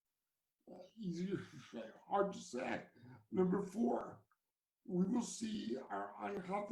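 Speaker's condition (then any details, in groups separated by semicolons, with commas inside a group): Cerebral palsy; from birth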